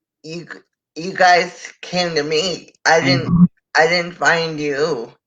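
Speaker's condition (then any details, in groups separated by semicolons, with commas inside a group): Cerebral palsy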